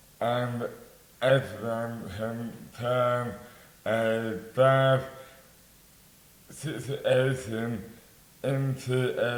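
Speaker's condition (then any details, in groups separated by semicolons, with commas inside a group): Dystonia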